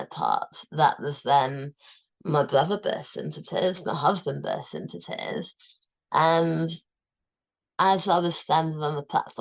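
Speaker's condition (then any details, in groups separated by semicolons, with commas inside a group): Tongue cancer, tongue removed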